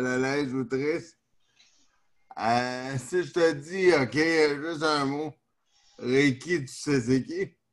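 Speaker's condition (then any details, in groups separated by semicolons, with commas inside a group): Neonatal cerebral palsy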